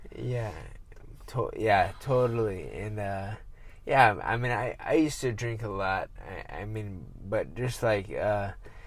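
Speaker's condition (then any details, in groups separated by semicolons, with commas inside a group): Traumatic brain injury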